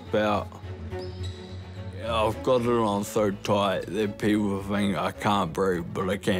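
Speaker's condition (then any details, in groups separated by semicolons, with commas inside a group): Friedreich's ataxia; slurred speech, progressively worse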